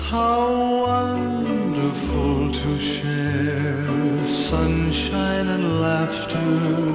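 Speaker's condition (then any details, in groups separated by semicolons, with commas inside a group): No condition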